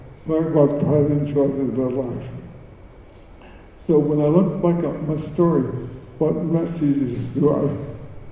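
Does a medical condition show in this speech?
Yes: cerebral palsy; speech affected, choking episodes, choked on meat over 20 times, saved by Heimlich.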